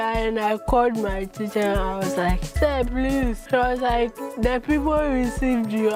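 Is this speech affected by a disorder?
Yes: cerebral palsy; from birth.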